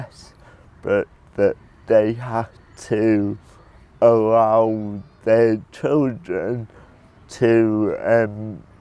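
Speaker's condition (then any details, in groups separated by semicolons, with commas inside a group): Cerebral palsy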